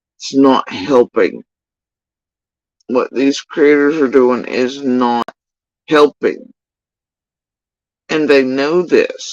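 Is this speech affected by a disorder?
Yes: facial paralysis after surgery; tongue.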